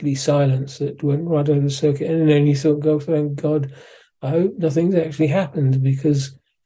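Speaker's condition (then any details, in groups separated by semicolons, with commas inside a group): Parkinson's disease; suspected for a while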